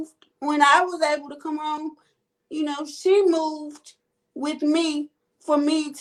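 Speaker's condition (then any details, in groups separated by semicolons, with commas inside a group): Cerebral palsy; quadriplegic type, all four limbs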